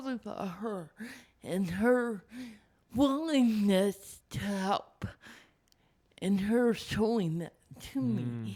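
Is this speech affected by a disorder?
Yes: cerebral palsy; speaking hard, voice sounds unexpected to listeners.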